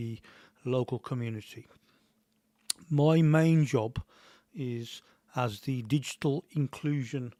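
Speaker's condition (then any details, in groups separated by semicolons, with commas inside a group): No condition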